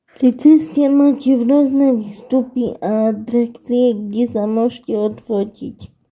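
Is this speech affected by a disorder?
Yes: cerebral palsy.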